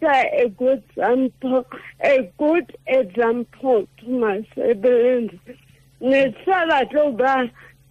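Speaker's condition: Cerebral palsy; affects speech

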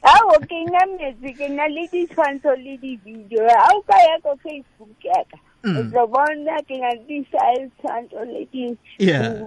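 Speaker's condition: Cerebral palsy; since childhood

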